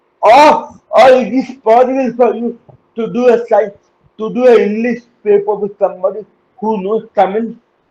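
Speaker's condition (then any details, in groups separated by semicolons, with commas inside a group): Cerebral palsy; uses wheelchair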